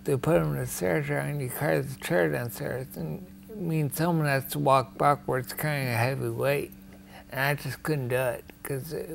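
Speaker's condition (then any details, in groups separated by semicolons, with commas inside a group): Ataxia; rare, progressive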